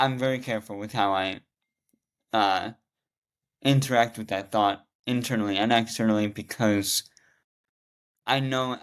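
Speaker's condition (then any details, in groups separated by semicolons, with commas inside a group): Rare muscular dystrophy; rare form, present from birth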